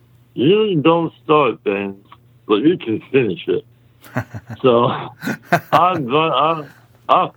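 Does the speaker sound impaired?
Yes: muscular dystrophy; congenital, extremely rare type, exact type unknown, myotubular myopathy ruled out about 4 years ago; about 30 years old, hospitalized every 3 to 6 weeks until age 7, plays power soccer.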